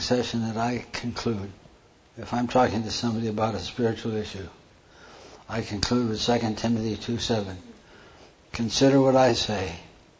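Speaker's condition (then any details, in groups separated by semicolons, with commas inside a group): Parkinson's; hand tremor during talk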